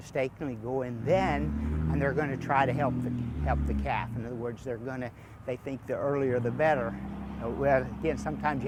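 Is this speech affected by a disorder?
No.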